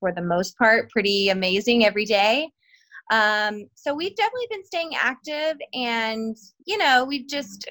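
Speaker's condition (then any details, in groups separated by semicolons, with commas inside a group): No condition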